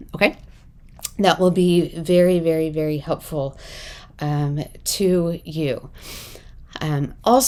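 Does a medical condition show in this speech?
No.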